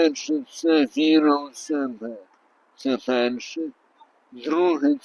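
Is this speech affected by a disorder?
Yes: traumatic brain injury.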